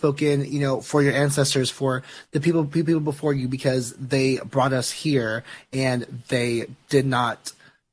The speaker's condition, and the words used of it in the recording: Stuttering. And so I have had to fight through my voice shaking a lot to say things and to feel outspoken.